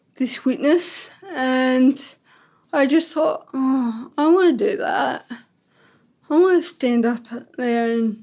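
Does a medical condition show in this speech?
Yes: ataxic cerebral palsy.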